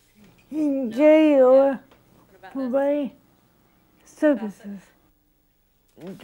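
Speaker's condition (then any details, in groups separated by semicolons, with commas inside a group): Cerebral palsy; severe speech impediment, hard to understand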